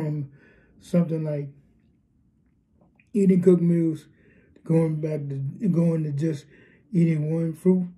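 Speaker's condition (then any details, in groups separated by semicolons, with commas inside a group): Cerebral palsy, spastic diplegia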